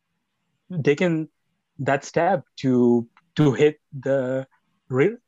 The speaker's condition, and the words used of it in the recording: Stuttering. I sometimes pause. Sometimes the words do not come out when I want them to.